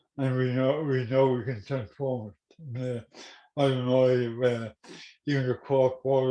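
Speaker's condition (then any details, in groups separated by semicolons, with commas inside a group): Cerebral palsy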